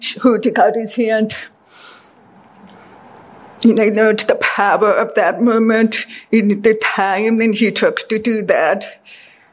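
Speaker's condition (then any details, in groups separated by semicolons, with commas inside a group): Deafness; deaf since childhood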